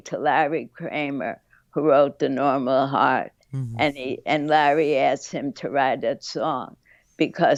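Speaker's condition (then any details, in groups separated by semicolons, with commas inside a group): Parkinsonism from lyme disease; caused by Lyme disease; Lyme diagnosed 2 years ago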